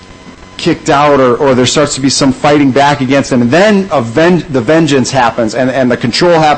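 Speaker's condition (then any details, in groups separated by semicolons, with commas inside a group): No condition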